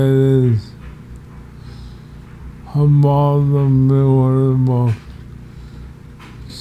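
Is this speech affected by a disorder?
Yes: multiple sclerosis.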